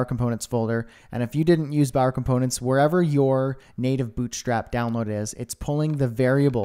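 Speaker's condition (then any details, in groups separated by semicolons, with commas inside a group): No condition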